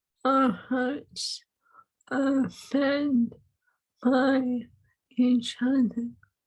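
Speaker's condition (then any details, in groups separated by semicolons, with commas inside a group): ALS; swallowing lost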